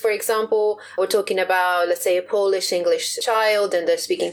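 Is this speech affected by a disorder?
No.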